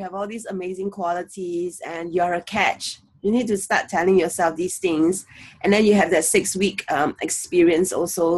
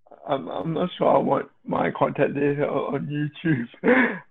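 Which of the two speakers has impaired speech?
The second: cerebral palsy; since birth, fully reliant on electric wheelchair.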